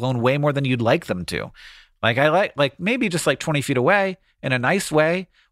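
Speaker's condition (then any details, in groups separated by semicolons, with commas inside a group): No condition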